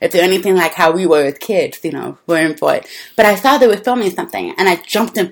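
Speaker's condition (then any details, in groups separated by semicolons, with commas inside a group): Deafness; deaf since childhood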